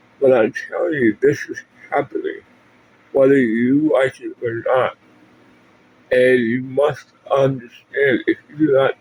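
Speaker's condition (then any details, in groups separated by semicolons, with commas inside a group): Parkinson's; speech impediment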